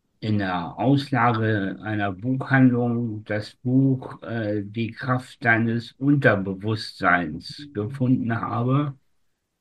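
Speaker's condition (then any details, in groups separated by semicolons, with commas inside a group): Spastic tetraparesis; largely resolved by own account, age 62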